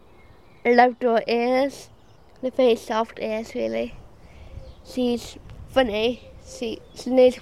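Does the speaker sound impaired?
Yes: Down syndrome; had operation for hole in the heart; says Down syndrome barely affects her, gets support from personal assistant.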